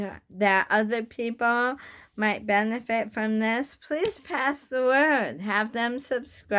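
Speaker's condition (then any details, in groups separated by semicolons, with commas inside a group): Bulbar onset ALS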